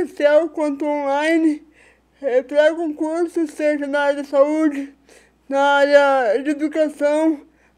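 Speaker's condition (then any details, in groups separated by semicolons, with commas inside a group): Cerebral palsy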